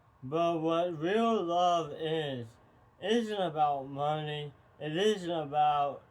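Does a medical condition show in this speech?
Yes: tongue cancer surgery.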